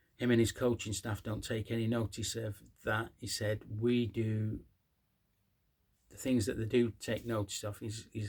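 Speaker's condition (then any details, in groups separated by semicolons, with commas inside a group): No condition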